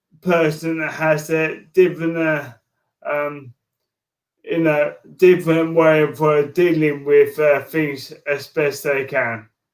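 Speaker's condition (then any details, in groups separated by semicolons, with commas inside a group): Motor neurone disease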